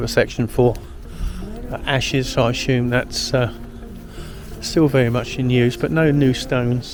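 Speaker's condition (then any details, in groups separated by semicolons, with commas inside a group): No condition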